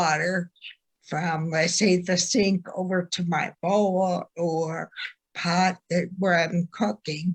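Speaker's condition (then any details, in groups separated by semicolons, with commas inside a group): Ataxia; Friedreich's form, late adult onset, balance, coordination, walking affected; diagnosed age 53, uses walker indoors for falls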